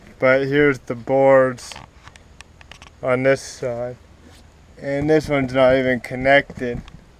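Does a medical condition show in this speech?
Yes: cerebral palsy.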